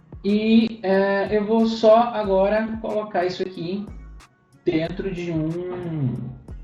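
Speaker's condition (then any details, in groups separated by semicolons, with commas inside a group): No condition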